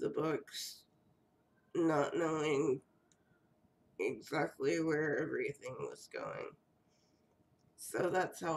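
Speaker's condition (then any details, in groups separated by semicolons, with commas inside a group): Cerebral palsy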